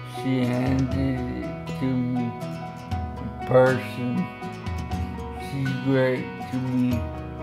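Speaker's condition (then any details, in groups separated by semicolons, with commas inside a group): Traumatic brain injury; improving over time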